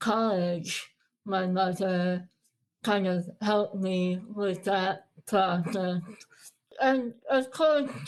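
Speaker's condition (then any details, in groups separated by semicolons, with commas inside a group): Moebius syndrome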